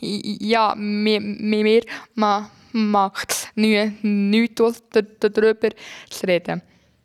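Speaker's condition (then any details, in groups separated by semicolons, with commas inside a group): Stuttering; since childhood, cause unknown, possibly a blow or vaccination, acupuncture tried with little benefit; age 15, in stuttering therapy with Alfred Beiler, therapy helping; worse when nervous during talks or reading aloud, more pauses, hard blocks; repeated sounds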